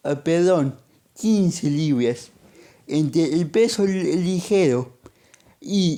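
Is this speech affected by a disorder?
Yes: cerebral palsy; monthly medication.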